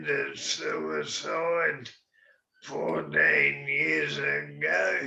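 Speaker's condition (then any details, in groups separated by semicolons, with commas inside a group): MND; slower progressing form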